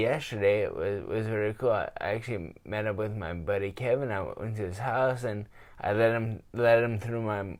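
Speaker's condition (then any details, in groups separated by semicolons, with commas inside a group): Traumatic brain injury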